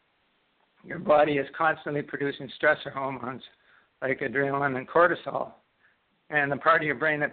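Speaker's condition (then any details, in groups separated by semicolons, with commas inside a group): Parkinson's disease; left index finger tremor, diagnosed 4 years later by Ontario neurologist, then left hand weakness, dexterity loss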